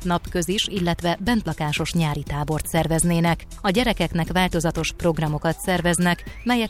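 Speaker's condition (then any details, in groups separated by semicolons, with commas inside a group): No condition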